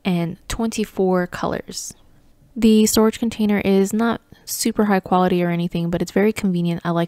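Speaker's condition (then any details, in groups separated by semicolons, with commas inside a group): No condition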